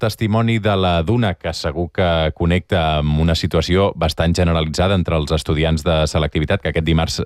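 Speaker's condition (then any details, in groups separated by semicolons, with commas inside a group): No condition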